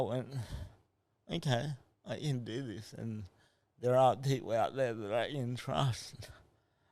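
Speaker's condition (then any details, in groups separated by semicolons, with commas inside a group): Cerebral palsy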